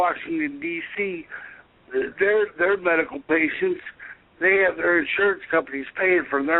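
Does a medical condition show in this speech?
Yes: cerebral palsy; able to speak.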